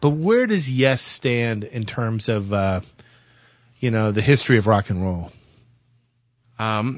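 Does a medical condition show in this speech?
No.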